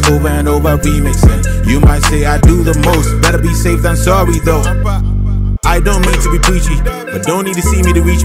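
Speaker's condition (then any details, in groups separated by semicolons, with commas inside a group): No condition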